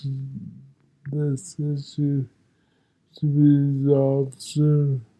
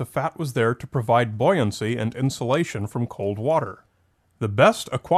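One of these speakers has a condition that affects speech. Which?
The first: multiple sclerosis.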